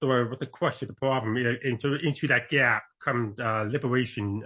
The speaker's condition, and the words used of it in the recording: Deafness. Well, I'll tell you what, you're already doing incredible because I would have not even thought of that.